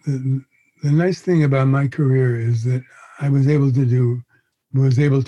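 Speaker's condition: Parkinson's disease; progressive

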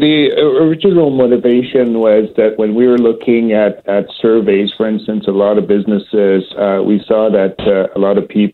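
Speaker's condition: No condition

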